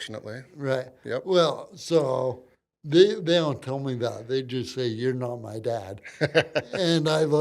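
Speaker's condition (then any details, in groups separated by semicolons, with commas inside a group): Cerebral palsy; from birth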